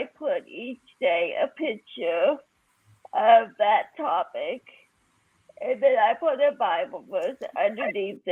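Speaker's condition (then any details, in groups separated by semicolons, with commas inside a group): Cerebral palsy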